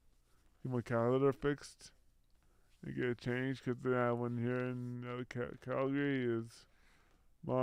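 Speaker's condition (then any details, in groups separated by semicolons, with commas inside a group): Brain injury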